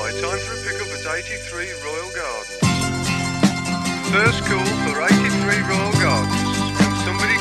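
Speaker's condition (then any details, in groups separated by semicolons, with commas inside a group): No condition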